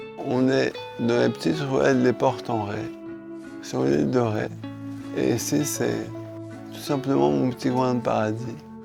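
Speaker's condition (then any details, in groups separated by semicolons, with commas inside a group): Charcot disease (ALS)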